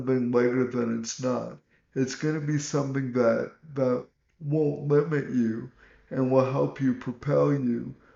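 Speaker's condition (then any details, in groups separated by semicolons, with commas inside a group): Cerebral palsy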